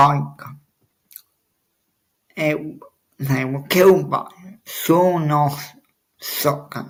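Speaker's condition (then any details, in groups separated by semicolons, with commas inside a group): Cerebral palsy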